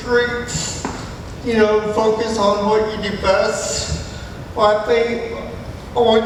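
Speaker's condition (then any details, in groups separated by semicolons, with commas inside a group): Cerebral palsy; from birth, caused by traumatic birth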